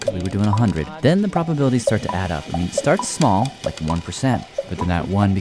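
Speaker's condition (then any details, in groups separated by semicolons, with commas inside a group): No condition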